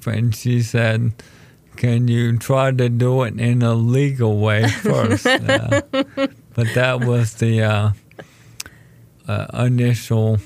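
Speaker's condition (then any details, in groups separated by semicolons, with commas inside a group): ALS; told condition is terminal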